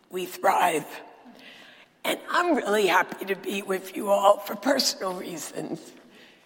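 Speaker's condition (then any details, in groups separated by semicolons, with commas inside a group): Dysphonia; dysphonia diagnosed about a decade ago, lost ability to sing; sultry voice, not a sore throat, still preaches with this voice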